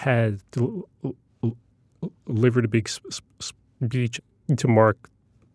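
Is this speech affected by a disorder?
Yes: stutter; neurological disorder; loses eye contact while stuttering; here repeated sounds, prolonged sounds, blocks.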